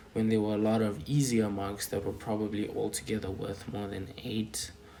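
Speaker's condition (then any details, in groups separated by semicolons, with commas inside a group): No condition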